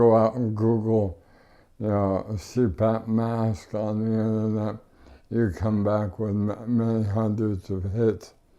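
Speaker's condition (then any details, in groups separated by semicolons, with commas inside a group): ALS; no tracheostomy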